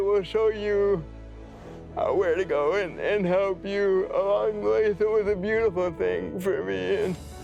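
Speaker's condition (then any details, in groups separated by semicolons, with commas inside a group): Cerebral palsy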